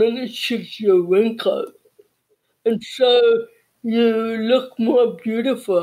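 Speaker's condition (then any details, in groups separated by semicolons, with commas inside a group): Cerebral palsy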